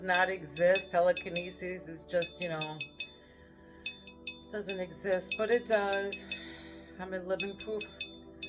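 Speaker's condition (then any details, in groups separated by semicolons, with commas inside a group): No condition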